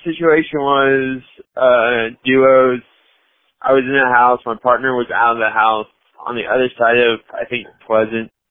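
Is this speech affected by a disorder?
Yes: cerebral palsy, mild; had speech therapy.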